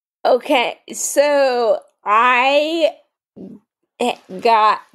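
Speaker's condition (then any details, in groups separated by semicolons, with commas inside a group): Friedreich's ataxia, mild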